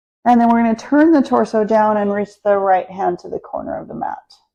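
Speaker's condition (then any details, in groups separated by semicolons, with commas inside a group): No condition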